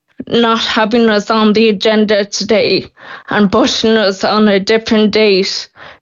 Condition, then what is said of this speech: Ataxia. I'm losing my speech. I'm losing my swallow. I'm losing my mobility. I can't transfer without hands-on support of two people.